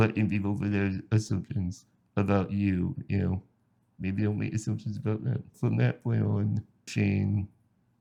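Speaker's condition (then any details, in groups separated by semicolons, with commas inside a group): Spinal muscular atrophy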